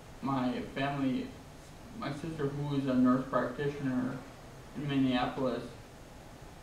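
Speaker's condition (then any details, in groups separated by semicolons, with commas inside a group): Traumatic brain injury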